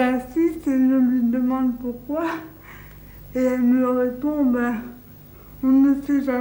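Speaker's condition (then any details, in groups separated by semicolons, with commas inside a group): Cerebral palsy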